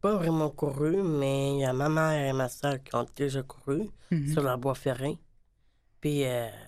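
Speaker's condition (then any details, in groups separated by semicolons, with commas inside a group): Down syndrome; trisomy 21, extra chromosome on 21st pair, with intellectual disability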